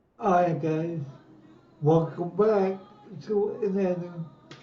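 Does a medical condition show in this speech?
Yes: cerebral palsy; lifelong.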